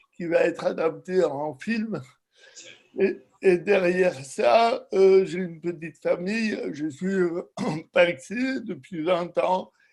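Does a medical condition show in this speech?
Yes: cerebral palsy; from birth, lack of oxygen.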